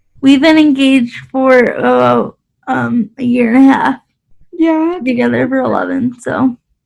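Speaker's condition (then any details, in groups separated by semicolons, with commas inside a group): Cerebral palsy; quadriplegic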